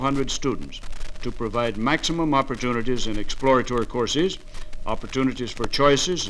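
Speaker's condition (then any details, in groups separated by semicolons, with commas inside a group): No condition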